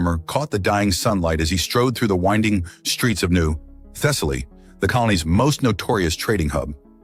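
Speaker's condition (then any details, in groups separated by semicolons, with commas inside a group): No condition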